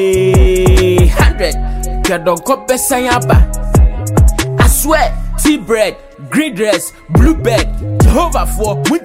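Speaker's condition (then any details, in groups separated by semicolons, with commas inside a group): No condition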